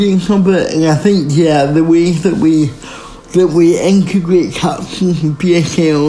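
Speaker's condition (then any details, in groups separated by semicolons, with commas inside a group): Speech impairment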